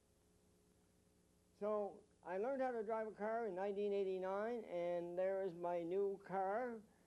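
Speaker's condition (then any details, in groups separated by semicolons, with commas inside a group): Mild cerebral palsy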